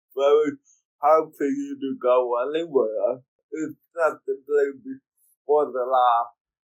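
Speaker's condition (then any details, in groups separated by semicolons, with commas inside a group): Cerebral palsy; speech therapy in childhood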